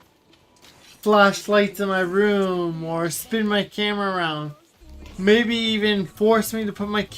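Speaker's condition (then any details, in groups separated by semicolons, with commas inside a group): Cerebral palsy; wheelchair user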